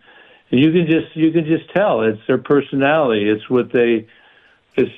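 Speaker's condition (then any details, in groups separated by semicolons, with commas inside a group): Parkinson's; stays active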